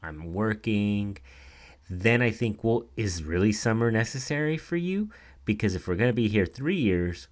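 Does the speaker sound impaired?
No.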